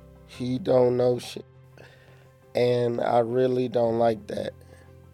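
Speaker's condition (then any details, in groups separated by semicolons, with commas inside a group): Cerebral palsy; affects movement, physical and occupational therapy, therapists had stair climbing to bathroom as exercise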